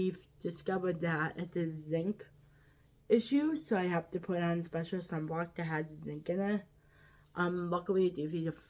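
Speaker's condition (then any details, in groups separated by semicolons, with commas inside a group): Quadriplegic cerebral palsy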